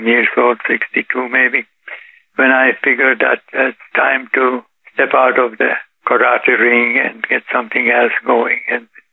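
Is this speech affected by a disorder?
Yes: Parkinson's disease; symptoms reportedly undetectable by others.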